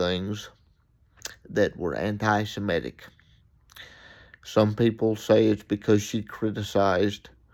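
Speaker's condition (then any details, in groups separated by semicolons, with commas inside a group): Cerebral palsy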